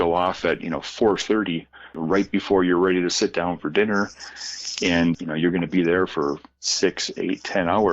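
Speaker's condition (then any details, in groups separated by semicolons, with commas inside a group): No condition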